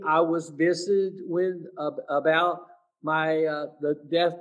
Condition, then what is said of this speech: Aphasia. Work on it 2 hours so I can say it with clarity.